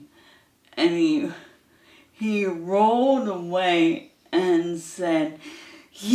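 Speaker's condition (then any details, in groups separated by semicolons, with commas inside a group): ALS; hand onset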